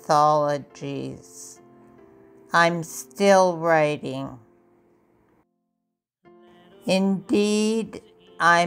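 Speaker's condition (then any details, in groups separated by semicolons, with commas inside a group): Multiple sclerosis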